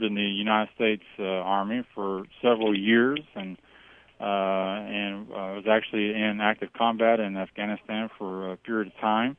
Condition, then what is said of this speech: None; typical speech.